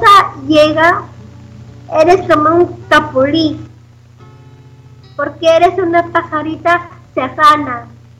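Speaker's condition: Down syndrome; self-described good language

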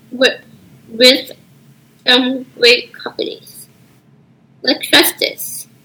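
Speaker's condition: Down syndrome; spinal fusion surgery, works with life skills and communications consultant Loie k; age 13

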